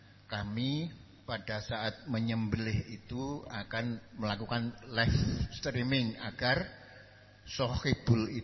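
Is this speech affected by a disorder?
No.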